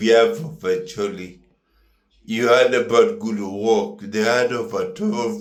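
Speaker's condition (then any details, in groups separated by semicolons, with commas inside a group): Neurological disease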